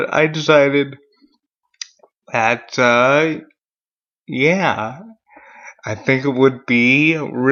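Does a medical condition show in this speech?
Yes: cerebral palsy; mild.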